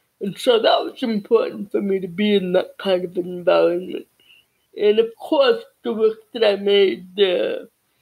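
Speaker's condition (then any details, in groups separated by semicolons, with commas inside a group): Cerebral palsy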